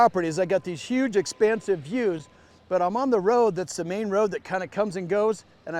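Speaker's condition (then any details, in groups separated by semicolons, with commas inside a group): No condition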